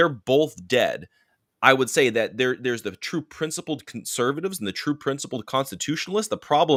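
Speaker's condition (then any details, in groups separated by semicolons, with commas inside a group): No condition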